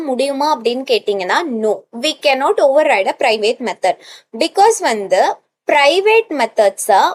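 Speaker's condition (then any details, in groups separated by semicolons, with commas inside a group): No condition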